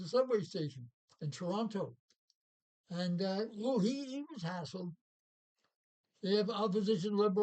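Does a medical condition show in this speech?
Yes: Parkinson's.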